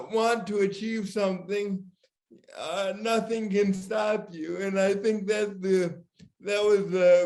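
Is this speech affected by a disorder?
Yes: cerebral palsy; from birth.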